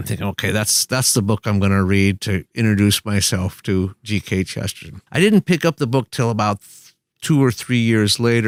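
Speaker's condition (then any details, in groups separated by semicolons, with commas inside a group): No condition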